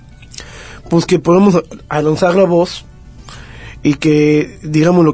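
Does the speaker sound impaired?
Yes: Down syndrome; congenital.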